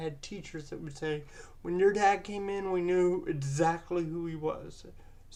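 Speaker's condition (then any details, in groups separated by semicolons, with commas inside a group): Cerebral palsy; present from birth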